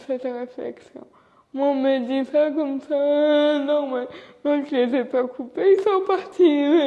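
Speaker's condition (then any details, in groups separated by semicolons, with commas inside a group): Cerebral palsy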